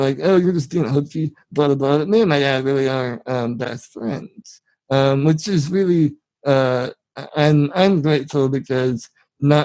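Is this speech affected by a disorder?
Yes: spinal muscular atrophy; genetic, from birth.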